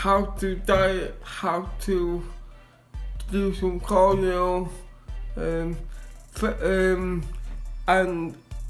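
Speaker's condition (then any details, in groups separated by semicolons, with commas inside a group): Cerebral palsy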